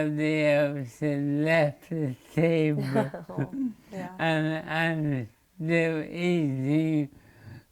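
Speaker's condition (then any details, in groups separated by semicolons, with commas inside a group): Motor neurone disease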